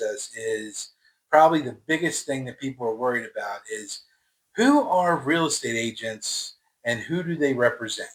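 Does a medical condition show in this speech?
No.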